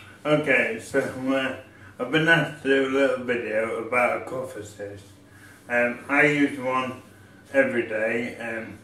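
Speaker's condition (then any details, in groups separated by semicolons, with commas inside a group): MND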